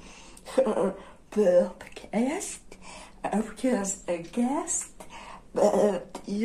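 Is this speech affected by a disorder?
Yes: generalized dystonia.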